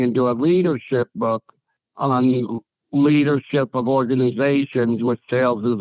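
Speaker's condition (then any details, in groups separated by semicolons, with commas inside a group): ALS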